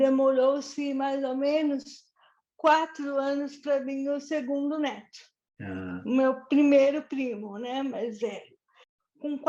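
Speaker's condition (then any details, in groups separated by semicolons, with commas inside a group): Cerebral palsy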